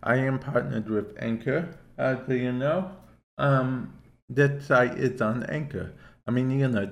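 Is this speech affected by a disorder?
Yes: cerebral palsy; affects hand-eye coordination and balance.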